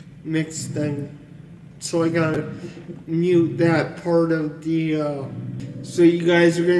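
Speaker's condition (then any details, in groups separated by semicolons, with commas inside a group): Cerebral palsy; only one hand usable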